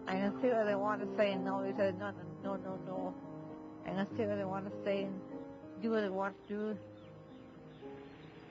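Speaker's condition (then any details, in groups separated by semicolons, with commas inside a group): Cerebral palsy; restricted movement, wheelchair user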